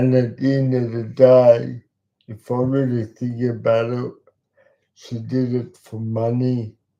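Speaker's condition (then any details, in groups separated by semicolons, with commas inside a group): Cerebral palsy; talks slowly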